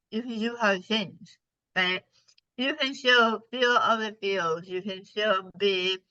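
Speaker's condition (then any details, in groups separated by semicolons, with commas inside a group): Partial glossectomy for tongue cancer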